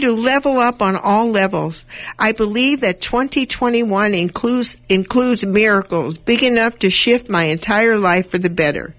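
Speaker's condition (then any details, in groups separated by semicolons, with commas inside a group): No condition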